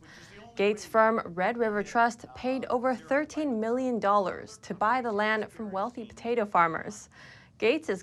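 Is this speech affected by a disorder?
No.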